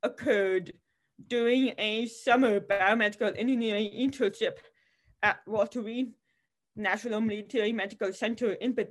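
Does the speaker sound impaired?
Yes: deafness; masks covering faces make communication nearly impossible.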